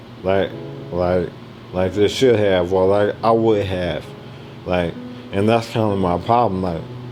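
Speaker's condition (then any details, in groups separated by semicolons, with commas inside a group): ALS; speech progressively lost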